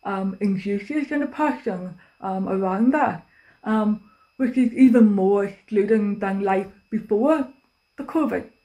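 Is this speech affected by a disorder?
Yes: deafness; cannot use telephone; uses live captions during recording, face-to-face video on Teams helps, face masks hinder communication.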